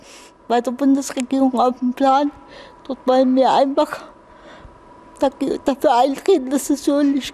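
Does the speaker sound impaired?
Yes: infantile cerebral palsy; spastic infantile cerebral palsy, childhood brain damage since birth, cramping, limitations in all areas.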